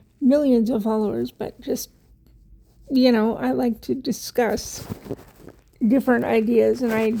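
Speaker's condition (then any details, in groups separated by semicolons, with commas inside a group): Cerebral palsy; wheelchair user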